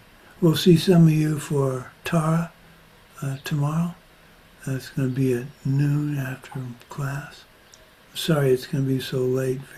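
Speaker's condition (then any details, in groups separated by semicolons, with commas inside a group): Parkinson's disease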